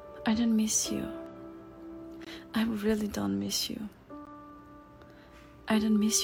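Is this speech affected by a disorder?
No.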